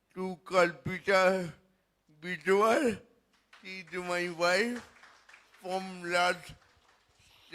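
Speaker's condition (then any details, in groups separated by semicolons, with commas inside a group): Cerebral palsy; speech may be hard to understand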